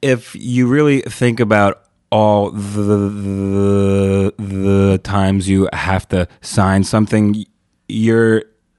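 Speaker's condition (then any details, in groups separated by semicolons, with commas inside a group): Stuttering; stuttering since childhood; stutter-like tension when signing own name, worse under pressure or with people watching; repeated sounds, prolonged sounds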